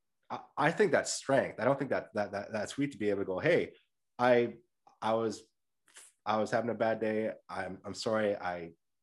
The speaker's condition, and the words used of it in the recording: Stuttering. So when I start to stutter bad, I talk in my native accent, and my stutter goes away.